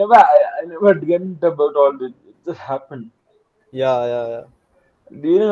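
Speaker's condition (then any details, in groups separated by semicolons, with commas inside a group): Cerebral palsy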